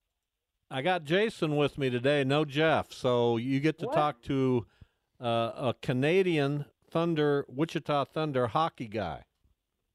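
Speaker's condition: No condition

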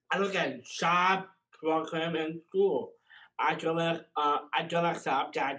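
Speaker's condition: Down syndrome; congenital, open heart surgery before 3 months for two heart holes and leaky valve

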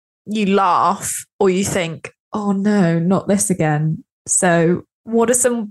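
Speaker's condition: No condition

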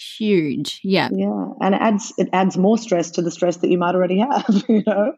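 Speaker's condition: No condition

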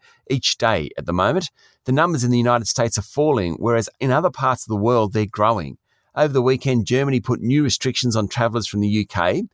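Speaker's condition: No condition

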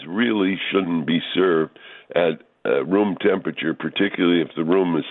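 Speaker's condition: No condition

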